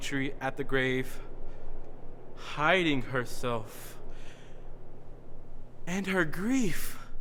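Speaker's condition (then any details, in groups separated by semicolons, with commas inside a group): No condition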